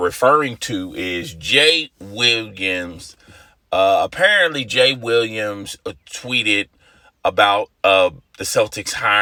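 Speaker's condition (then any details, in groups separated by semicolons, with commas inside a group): No condition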